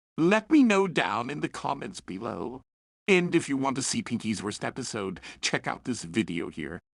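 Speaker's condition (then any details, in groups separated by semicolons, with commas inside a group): No condition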